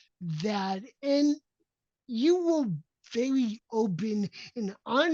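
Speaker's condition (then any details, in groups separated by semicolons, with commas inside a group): Cerebral palsy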